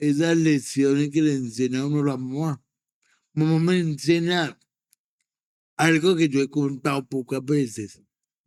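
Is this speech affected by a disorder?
Yes: cerebral palsy.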